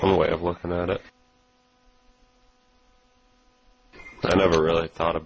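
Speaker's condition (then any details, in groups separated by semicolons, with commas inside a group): No condition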